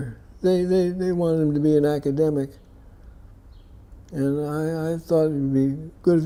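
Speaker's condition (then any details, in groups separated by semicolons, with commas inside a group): Parkinson's disease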